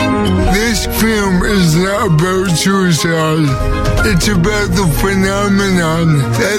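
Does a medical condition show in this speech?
Yes: cerebral palsy.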